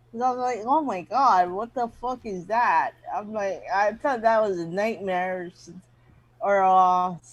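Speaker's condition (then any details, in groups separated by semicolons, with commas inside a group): Mild cerebral palsy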